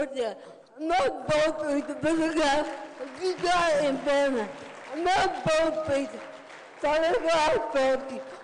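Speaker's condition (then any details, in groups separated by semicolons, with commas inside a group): Cerebral palsy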